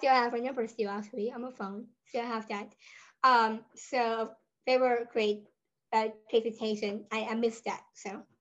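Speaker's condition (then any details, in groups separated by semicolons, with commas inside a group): Down syndrome; adult with Down syndrome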